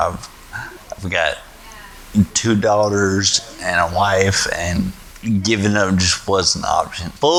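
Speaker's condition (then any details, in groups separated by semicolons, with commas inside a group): Spinocerebellar ataxia type 1; type 1, inherited; worsened from age 30, stem cell treatment, then regressed; slightly slurred, reportedly improved after treatment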